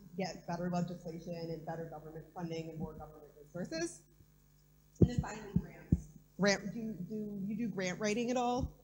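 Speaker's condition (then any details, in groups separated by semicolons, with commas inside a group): No condition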